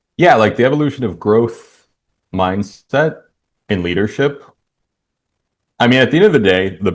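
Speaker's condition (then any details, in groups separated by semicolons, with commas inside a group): No condition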